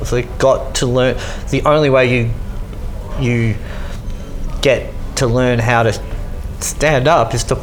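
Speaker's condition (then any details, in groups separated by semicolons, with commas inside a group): Cleft lip and palate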